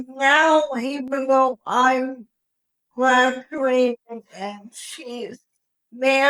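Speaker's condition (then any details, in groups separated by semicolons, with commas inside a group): Cerebral palsy; wheelchair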